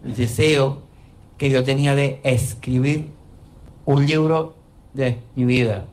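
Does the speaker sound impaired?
Yes: Down syndrome.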